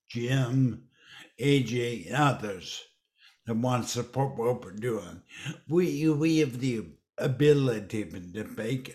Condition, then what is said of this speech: Dysarthria. And here I am, I have a speech deficit.